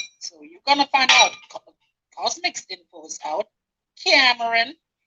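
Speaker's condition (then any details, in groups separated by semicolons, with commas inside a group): No condition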